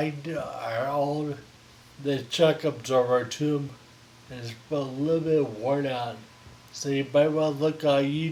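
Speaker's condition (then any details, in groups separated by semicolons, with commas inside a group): Friedreich's ataxia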